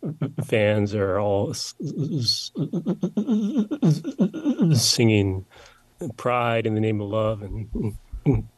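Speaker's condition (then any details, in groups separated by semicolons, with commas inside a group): Stutter; long hidden; still stutters, no cure; blocking, no stuttering when singing; repeated sounds, prolonged sounds, blocks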